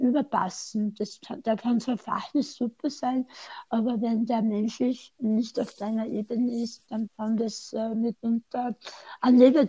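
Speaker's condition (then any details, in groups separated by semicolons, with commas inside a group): Tongue cancer surgery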